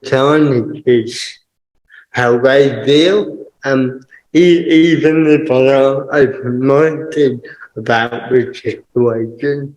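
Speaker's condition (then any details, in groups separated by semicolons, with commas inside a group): Cerebral palsy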